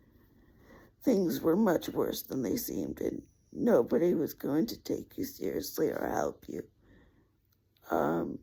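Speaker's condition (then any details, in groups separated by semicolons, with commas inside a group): Cerebral palsy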